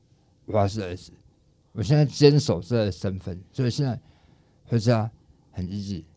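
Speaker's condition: Tongue cancer, stage 4 tongue cancer and parotid cancer; recovered

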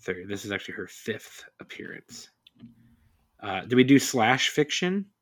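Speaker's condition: No condition

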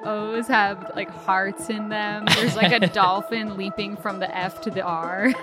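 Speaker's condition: No condition

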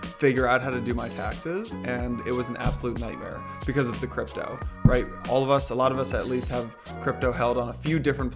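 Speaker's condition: No condition

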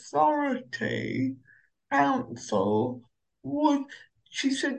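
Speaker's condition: Cerebral palsy; uses Omeo wheelchair

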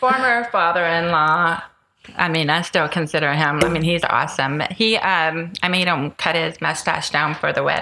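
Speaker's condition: Deafness with cochlear implants; very oral, speech therapy throughout childhood, spoke for herself via relay voice carryover before implants

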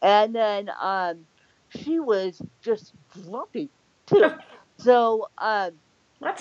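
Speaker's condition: Hemiplegic cerebral palsy; physical therapy since NICU, exoskeleton via Bridging Bionics Foundation, cerebral palsy gait, upcoming back surgery

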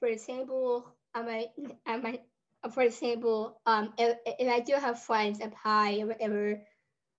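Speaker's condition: Down syndrome; 22 years old

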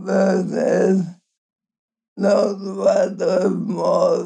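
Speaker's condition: ALS; cannot use arms, cannot walk, uses Tobii Dynavox speech-generating device; communicates softly, Tobii Dynavox translates words, host repeats and sometimes reads words

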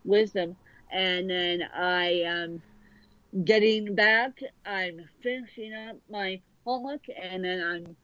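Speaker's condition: Cerebral palsy; lack of oxygen at traumatic birth

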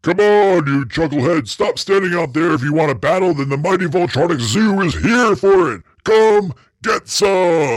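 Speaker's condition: No condition

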